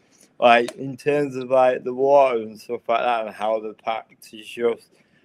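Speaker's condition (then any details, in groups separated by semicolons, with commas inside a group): Cerebral palsy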